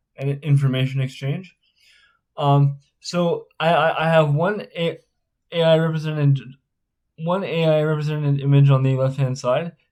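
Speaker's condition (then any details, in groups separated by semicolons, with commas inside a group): Spastic cerebral palsy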